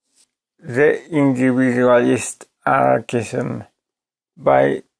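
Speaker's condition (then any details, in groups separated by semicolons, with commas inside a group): ALS; voice severely damaged, hard to understand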